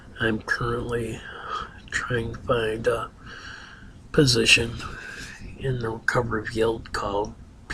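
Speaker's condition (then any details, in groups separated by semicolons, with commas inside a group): Ataxia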